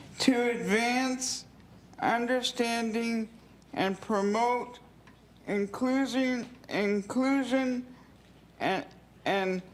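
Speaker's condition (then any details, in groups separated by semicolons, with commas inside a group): Cerebral palsy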